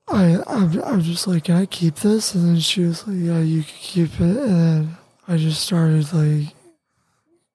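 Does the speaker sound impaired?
Yes: tracheostomy; tracheostomy connected to ventilator.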